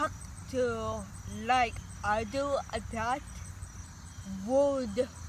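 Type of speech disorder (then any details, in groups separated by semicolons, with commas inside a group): Apraxia of speech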